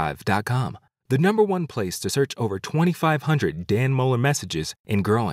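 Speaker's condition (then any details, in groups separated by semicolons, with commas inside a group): No condition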